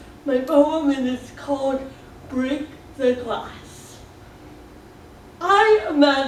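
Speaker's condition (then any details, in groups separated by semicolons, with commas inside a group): Cerebral palsy; speech slightly off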